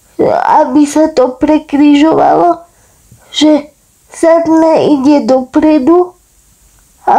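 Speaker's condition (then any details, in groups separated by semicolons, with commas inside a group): Cerebral palsy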